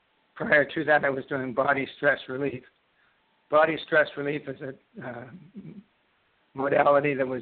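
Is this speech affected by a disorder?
Yes: Parkinson's disease; left index finger tremor, diagnosed 4 years later by Ontario neurologist, then left hand weakness, dexterity loss; most symptoms persist, shuffling walk, freezing about 2 years, no medication, healing mantra, daily walks.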